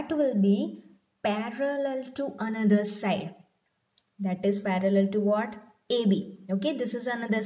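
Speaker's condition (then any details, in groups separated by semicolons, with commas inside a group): No condition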